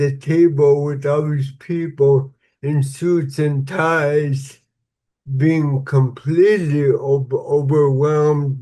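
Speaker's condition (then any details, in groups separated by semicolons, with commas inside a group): Cerebral palsy; somewhat slurred speech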